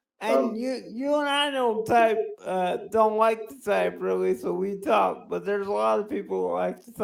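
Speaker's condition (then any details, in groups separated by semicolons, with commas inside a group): Cerebral palsy; speech sounds drunk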